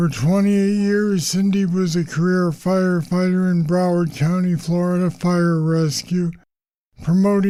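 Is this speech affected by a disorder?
Yes: Parkinson's disease; deep brain stimulators.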